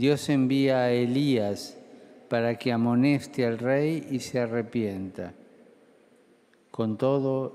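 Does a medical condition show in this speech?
No.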